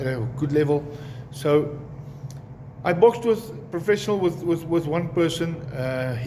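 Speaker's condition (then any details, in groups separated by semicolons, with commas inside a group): No condition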